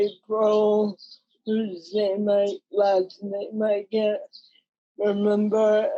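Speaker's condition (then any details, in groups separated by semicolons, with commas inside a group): Cerebral palsy; mild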